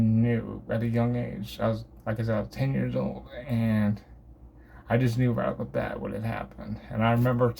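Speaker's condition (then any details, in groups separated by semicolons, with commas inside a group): Cerebral palsy; from birth, affects motor skills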